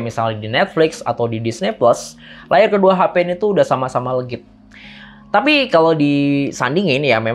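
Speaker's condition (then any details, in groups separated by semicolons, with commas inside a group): No condition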